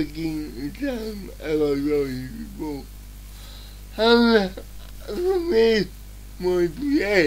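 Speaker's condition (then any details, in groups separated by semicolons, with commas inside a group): Cerebral palsy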